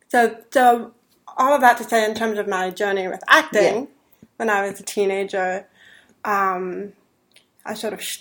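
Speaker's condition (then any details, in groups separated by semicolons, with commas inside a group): Deafness; hearing aids that help, lip reads, sign language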